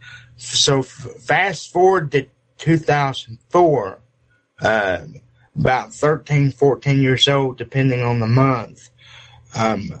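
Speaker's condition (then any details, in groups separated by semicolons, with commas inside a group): Cerebral palsy; cerebral palsy from birth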